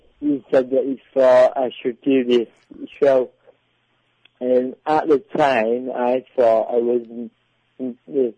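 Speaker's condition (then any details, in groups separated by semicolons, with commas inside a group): Cerebral palsy; delayed development and talking, predicted never to talk, speech therapy paid by parents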